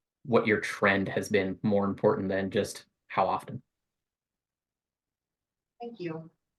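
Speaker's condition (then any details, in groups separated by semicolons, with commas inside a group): No condition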